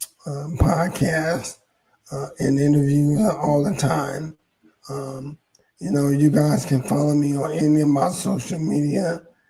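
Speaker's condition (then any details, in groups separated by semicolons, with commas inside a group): ALS; hoarse voice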